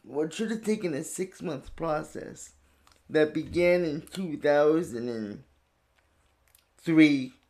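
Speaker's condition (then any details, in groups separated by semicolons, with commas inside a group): Cerebral palsy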